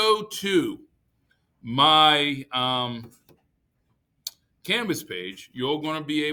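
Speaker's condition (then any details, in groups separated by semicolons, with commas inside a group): No condition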